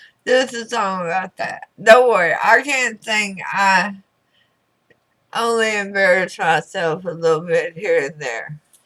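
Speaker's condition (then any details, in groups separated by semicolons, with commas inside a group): Throat cancer radiation damage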